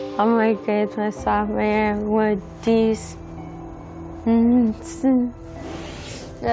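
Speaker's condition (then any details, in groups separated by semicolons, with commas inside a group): Huntington's disease; genetic repeat expansion; symptoms since about four years after high school; stumbling speech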